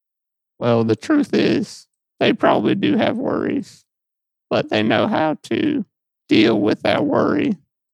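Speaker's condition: Muscular dystrophy; muscle atrophy and weight loss

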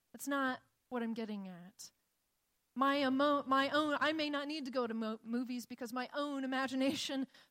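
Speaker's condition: No condition

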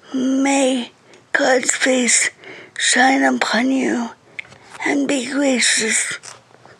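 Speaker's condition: Cerebral palsy; speech affected, reading very slow

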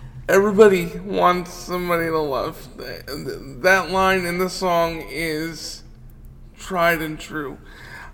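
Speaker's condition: Cerebral palsy; wheelchair user

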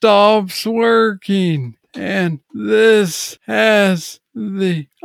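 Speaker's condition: Parkinson's disease; intelligibility varies between episodes

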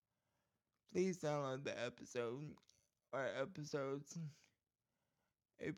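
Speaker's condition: Cerebral palsy

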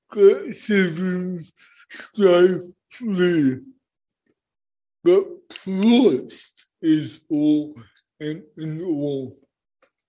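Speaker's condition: Cerebral palsy; born not breathing

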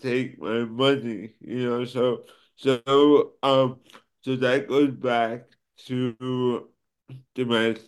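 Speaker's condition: Cerebral palsy; affects speech and motor skills

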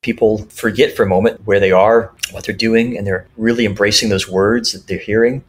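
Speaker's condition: Cleft lip and palate; speech classes in childhood

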